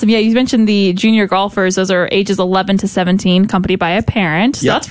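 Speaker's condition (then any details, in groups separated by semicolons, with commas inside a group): No condition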